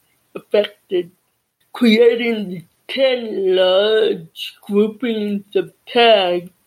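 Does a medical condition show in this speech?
Yes: deafness.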